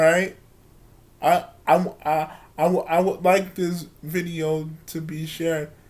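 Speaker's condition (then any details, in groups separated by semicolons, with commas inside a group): Cerebral palsy; from birth, wheelchair user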